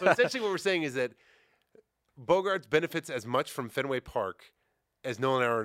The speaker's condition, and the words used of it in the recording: None; typical speech.